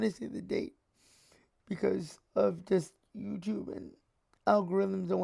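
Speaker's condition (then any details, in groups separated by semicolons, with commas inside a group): Cerebral palsy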